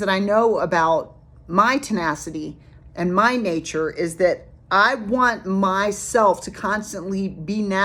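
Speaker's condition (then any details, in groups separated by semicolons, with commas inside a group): No condition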